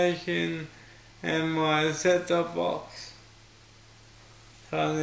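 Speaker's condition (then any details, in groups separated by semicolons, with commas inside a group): Cerebral palsy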